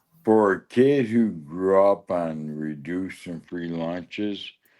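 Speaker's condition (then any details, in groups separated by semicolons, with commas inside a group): Lou Gehrig's disease (ALS)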